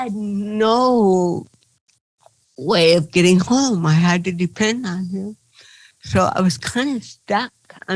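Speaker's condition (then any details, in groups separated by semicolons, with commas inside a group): Cerebral palsy; from birth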